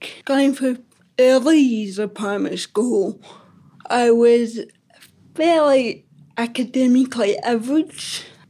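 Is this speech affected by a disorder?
Yes: ataxic cerebral palsy; birth trauma, five weeks premature, resuscitated, diagnosed three, impaired coordination, balance, crutches outside, f33, slower handwriting.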